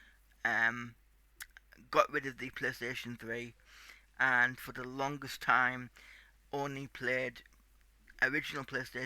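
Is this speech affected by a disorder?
Yes: cerebral palsy; tight muscles.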